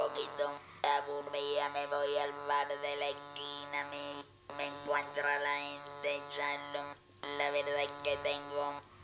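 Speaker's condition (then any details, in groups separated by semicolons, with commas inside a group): Total laryngectomy; laryngeal cancer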